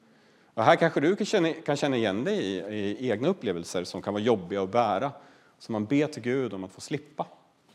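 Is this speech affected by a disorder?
No.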